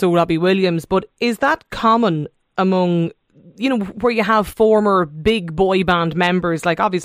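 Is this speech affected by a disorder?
No.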